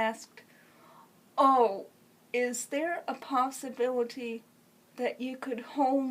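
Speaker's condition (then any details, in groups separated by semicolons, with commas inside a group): Cerebral palsy; congenital, uses wheelchair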